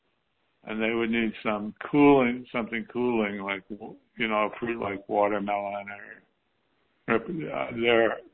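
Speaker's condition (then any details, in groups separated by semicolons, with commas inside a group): Parkinson's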